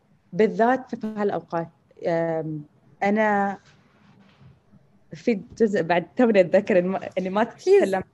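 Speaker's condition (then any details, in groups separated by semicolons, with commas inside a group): Stuttering; stutter since childhood; repeated sounds, repeated words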